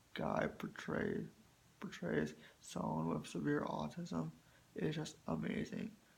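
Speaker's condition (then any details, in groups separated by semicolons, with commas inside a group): Spastic quadriplegic cerebral palsy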